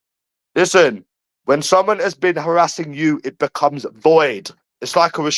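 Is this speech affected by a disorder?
No.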